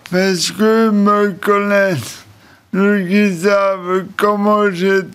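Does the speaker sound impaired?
Yes: ALS (Charcot disease); diagnosed a little over two years ago; muscles atrophying, lungs no longer working, travel difficult, cognition intact; speech deformed, may sound idiotic, content clear in own mind.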